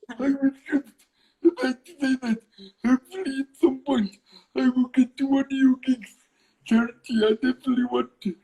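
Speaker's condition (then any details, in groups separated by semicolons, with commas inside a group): Cerebral palsy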